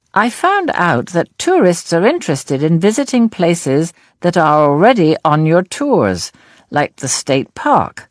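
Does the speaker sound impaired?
No.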